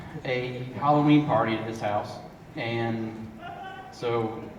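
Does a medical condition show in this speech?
No.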